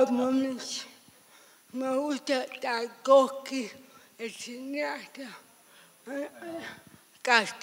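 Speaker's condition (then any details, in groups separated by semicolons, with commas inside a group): Severe cerebral palsy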